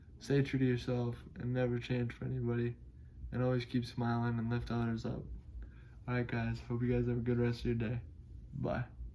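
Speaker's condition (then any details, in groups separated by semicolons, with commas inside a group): Cerebral palsy; able to speak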